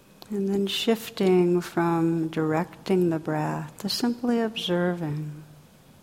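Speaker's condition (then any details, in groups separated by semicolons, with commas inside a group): No condition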